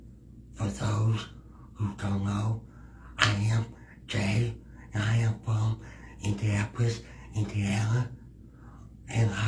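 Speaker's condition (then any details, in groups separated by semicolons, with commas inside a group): Cerebral palsy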